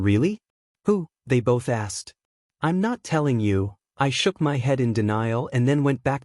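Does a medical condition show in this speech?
No.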